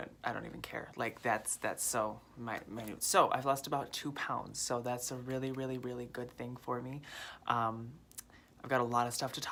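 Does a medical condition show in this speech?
No.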